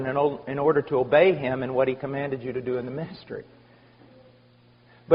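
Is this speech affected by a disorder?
No.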